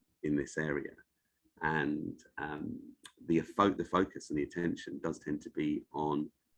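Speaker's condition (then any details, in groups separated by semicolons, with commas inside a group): No condition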